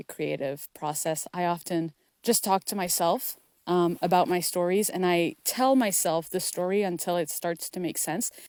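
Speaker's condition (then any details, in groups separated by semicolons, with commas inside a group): No condition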